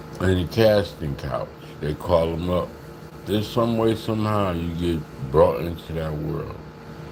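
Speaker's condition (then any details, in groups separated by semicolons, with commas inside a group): Slurred speech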